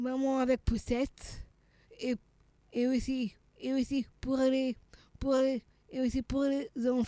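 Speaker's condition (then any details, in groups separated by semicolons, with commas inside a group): Down syndrome (trisomy 21); congenital heart malformation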